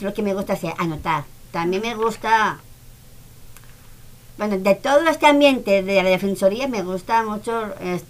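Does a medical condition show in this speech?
Yes: Down syndrome.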